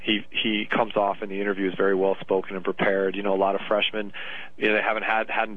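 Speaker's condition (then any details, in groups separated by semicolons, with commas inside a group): No condition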